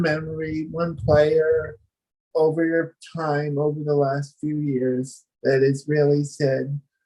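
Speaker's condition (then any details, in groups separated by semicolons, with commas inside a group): Cerebral palsy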